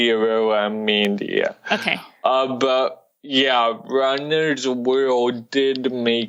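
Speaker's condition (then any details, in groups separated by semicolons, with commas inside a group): Cerebral palsy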